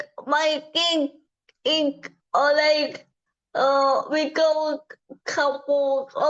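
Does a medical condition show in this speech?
Yes: cerebral palsy; from birth.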